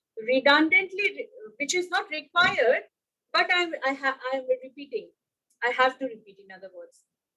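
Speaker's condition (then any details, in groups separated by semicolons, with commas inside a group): No condition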